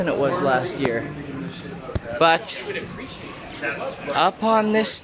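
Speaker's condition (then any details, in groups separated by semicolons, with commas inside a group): No condition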